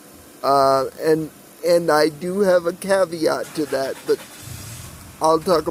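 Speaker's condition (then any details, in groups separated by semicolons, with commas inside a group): Cerebral palsy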